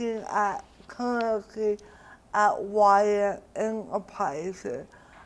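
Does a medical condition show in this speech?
Yes: cerebral palsy; diagnosed around age one.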